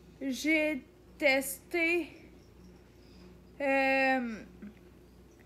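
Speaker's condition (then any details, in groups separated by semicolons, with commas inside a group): Ataxia; degenerative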